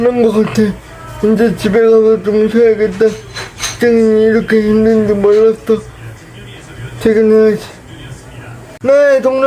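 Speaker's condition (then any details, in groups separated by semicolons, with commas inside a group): Brain lesion disability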